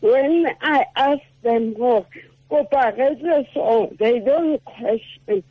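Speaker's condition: Cerebral palsy; affects speech

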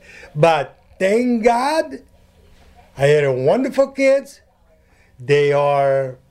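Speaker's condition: No condition

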